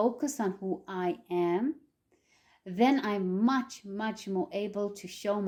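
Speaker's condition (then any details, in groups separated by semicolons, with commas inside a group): No condition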